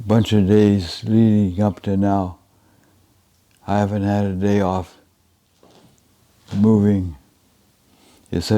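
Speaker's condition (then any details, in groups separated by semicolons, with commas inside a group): Advanced Parkinson's disease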